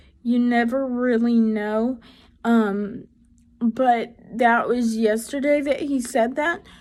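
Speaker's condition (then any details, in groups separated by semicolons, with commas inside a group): Cerebral palsy; affects foot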